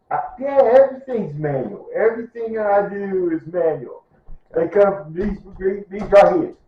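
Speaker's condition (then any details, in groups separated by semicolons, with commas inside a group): Cerebral palsy; milder form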